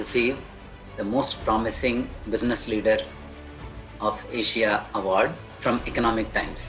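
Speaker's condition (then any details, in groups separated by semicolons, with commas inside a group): No condition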